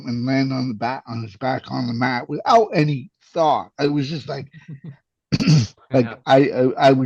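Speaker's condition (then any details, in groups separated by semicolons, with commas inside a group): Cerebral palsy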